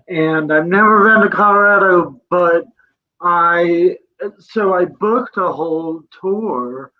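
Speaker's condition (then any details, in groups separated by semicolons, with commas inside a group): Cerebral palsy; present from birth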